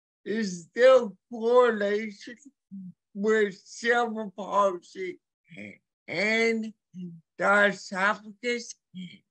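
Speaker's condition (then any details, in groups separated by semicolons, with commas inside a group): Cerebral palsy; hearing impaired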